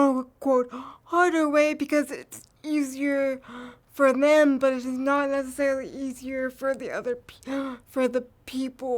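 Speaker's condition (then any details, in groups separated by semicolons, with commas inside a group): Cerebral palsy; from birth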